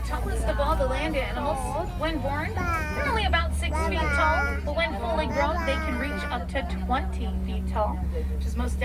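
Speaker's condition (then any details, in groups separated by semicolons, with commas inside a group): No condition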